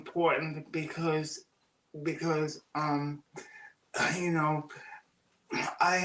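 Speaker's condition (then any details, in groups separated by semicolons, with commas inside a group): Cerebral palsy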